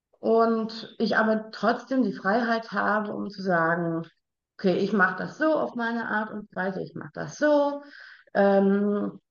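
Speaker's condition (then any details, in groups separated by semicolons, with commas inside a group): Down syndrome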